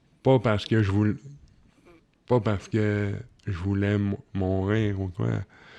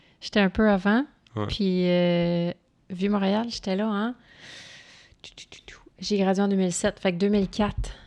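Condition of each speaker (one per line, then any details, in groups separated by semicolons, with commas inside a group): Cerebral palsy; from birth, oxygen lack, legs weak, learning difficulties; physiotherapy and occupational therapy; possibly unclear speech but understandable
No condition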